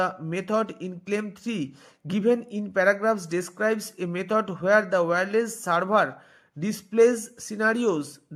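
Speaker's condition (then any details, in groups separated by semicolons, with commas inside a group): No condition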